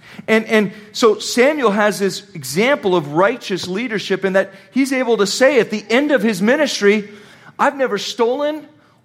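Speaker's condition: No condition

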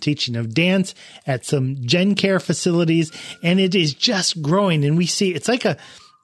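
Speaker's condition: No condition

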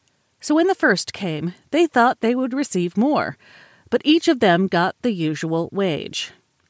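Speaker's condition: No condition

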